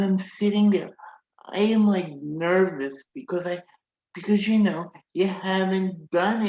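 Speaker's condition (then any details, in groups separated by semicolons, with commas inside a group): Cerebral palsy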